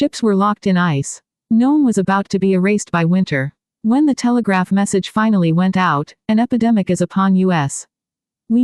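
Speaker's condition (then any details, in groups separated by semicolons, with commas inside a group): No condition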